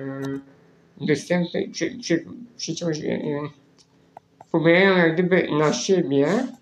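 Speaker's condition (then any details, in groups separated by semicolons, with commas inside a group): Spinal muscular atrophy; nervous system disease preventing muscle building, arm and leg muscle wasting; cannot use normal keyboard, uses phone touchscreen connected directly to computer, right-click via two keys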